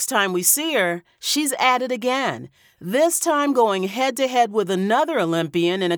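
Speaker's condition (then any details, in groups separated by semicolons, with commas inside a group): No condition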